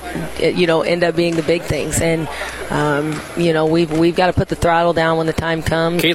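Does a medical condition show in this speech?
No.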